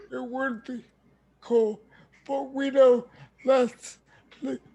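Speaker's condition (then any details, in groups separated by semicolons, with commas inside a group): Cerebral palsy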